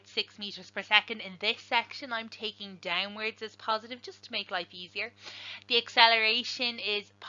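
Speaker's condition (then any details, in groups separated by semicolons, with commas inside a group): No condition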